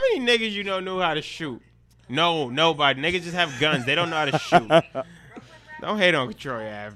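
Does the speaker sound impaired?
No.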